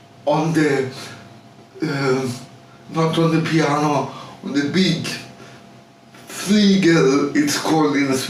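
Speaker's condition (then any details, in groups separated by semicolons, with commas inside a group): Cerebral palsy; speech impaired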